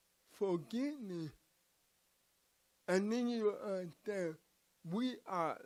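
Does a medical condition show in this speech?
Yes: cerebral palsy; from birth.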